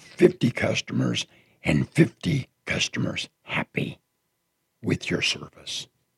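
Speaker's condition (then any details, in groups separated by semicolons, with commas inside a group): Partial laryngectomy after throat cancer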